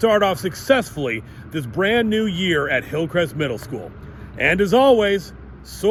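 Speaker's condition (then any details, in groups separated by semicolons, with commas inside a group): No condition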